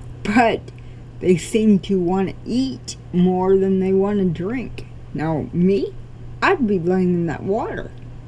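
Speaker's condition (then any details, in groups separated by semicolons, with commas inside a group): Cerebral palsy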